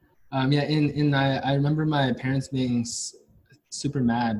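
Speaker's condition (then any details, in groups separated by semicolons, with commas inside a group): Stuttering; onset around age 5 or 6, biological father and maternal grandfather stutter, childhood speech therapy including easy onset; attends NSA and Stutter Social online support meetings; much worse when hiding it, hardly stutters when relaxed and open, harder at school, grandmother hears none; repeated words, prolonged sounds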